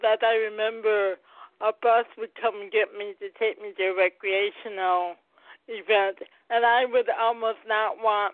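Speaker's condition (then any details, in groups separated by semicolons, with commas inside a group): Cerebral palsy, mild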